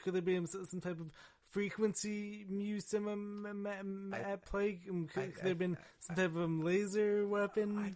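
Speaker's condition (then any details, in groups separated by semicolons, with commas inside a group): Stammering and stuttering; acquired, neurological damage from severe pneumonia, 21 antibiotics, steroids, intubation, ventilator, induced coma, stutter began later; minimal editing leaves speech issues on display; repeated sounds, prolonged sounds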